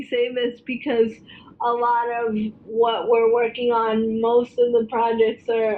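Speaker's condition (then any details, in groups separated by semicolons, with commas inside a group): Cerebral palsy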